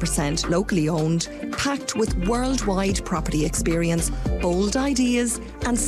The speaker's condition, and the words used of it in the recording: No condition.